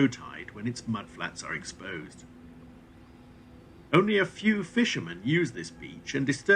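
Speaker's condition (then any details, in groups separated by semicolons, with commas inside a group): No condition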